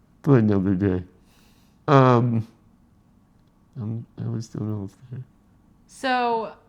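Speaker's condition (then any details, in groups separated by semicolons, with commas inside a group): Spinal muscular atrophy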